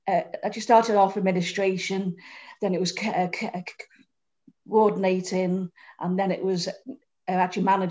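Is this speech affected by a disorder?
Yes: stammer; stammer since childhood, speech therapy at age 13 with other boys, covert stuttering earlier in working life; adult, stammers openly, adult speech and language therapy, discloses stutter on phone when nervous; stutter obvious when introducing own name, silences or pauses; here repeated sounds, blocks.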